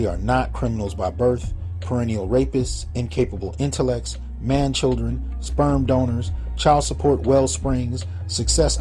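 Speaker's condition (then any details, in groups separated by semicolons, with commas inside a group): No condition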